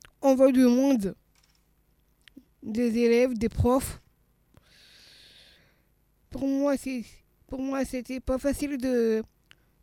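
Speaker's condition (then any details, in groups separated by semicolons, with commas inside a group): Down syndrome (trisomy 21); age 39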